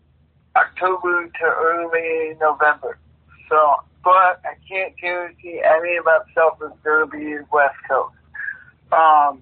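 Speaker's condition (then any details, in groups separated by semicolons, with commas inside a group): Cerebral palsy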